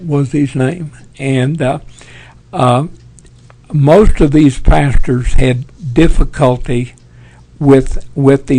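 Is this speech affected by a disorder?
Yes: Parkinson's; tremors as early symptom.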